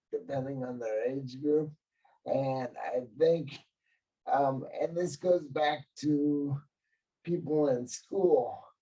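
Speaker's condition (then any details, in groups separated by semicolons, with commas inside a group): Cerebral palsy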